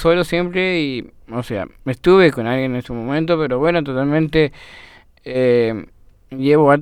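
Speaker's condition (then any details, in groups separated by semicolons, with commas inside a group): Down syndrome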